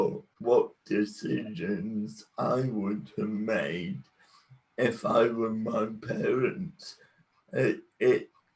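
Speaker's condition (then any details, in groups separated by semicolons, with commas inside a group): Cerebral palsy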